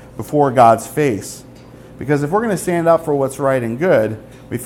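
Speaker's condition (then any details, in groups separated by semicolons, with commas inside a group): No condition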